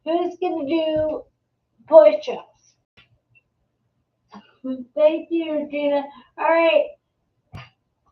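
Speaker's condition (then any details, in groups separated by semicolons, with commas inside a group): Multiple sclerosis, secondary progressive; on medication, exhausted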